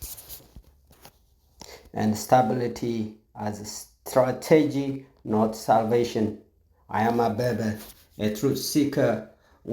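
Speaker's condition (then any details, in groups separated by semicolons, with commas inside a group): No condition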